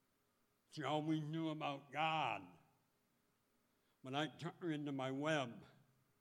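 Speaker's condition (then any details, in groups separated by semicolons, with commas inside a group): Speech impediment; mirror under lips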